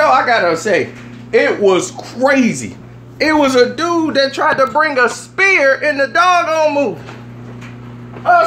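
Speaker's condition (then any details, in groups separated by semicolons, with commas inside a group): No condition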